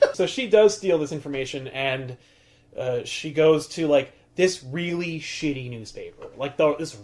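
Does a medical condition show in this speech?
No.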